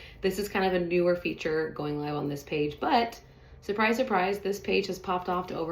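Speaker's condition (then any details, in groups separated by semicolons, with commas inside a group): No condition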